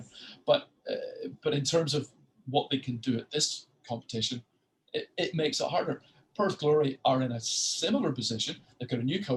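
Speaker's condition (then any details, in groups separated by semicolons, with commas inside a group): No condition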